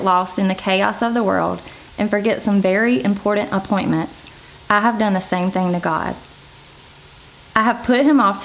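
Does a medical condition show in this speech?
No.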